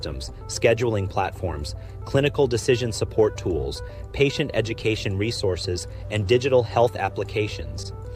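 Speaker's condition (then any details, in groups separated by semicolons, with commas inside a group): No condition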